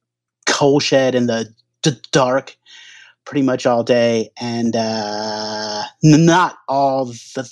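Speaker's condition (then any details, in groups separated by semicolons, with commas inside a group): Stuttering; onset around age 2.5, fall with traumatic brain injury then, grandfather and daughter stutter, likely genetic, hypnotherapy tried; no longer hides stutter, not trying to avoid stuttering, stuttering more or more aware lately, sober; stutters every time talking, hard ordering in restaurants, phone calls, strangers, alcohol seemed to lessen stutter; repeated words, prolonged sounds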